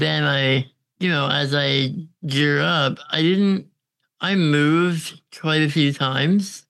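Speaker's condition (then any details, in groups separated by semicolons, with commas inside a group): Congenital muscular dystrophy; diagnosed at 6 months, chronically physically disabled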